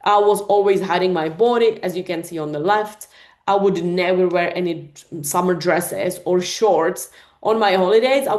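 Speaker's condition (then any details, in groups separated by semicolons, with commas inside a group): No condition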